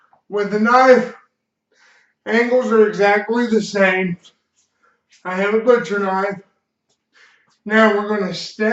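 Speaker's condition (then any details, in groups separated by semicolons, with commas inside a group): Cerebral palsy; slight speech impediment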